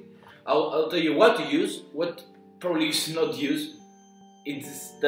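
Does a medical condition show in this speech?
No.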